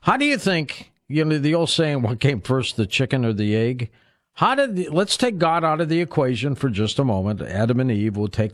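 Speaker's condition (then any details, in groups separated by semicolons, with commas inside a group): No condition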